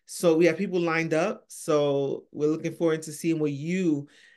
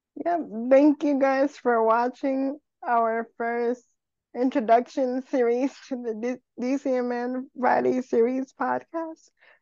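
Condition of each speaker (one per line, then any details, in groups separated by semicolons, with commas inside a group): No condition
Cerebral palsy; wheelchair user; about 29 years since diagnosis, uses wheelchair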